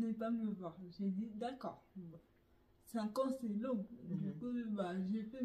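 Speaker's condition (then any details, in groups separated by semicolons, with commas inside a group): Neurological dystonia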